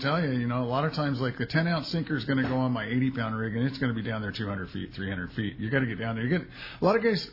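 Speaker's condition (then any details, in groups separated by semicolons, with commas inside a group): No condition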